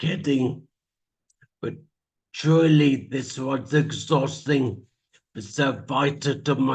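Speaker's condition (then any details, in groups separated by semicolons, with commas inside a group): Traumatic brain injury; speech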